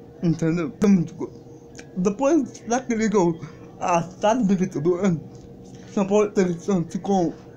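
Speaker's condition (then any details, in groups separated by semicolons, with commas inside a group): Cerebral palsy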